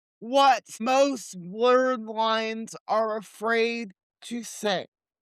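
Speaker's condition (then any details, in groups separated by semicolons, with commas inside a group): Cerebral palsy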